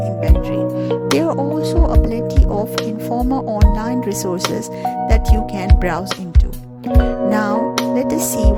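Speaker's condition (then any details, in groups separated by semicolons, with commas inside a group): No condition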